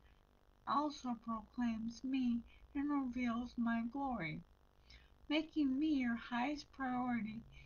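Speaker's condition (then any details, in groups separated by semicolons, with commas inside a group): Brain injury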